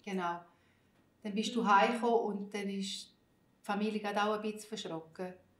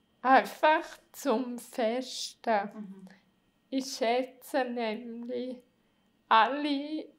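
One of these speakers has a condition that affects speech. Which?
The second: multiple sclerosis; autoimmune disease; onset about 14 years ago, needs help from others.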